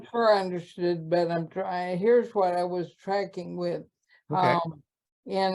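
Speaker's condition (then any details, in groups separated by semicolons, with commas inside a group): ALS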